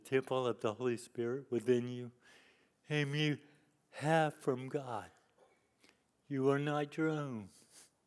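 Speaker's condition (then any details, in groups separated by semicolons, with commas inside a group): Cerebral palsy; lifelong disability since youth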